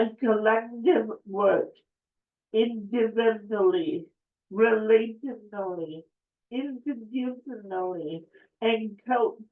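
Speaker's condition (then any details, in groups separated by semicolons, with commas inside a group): Cerebral palsy; affects speech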